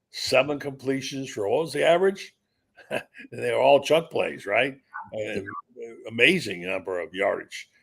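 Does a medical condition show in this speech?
No.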